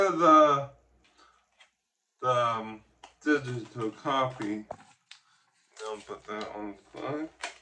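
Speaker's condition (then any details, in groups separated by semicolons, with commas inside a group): Ataxic cerebral palsy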